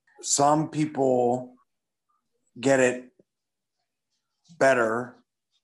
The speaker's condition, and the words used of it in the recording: Aphasia. And I said, you know, I have a little bit of a slower time and that's it.